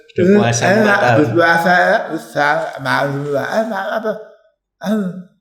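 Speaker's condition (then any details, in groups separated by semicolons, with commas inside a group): Tongue cancer; biopsy-confirmed, ECCT treatment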